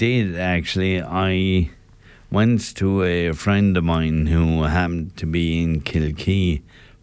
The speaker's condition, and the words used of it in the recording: ALS (motor neuron disease). I know I sound drunk, but that's because I have motor neurone disease.